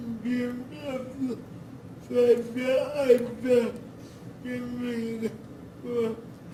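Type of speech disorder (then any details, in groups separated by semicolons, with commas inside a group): Dysarthria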